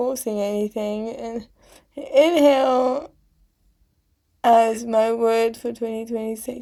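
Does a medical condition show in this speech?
Yes: cerebral palsy.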